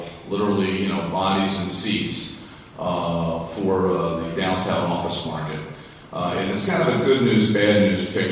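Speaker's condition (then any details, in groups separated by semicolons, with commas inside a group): No condition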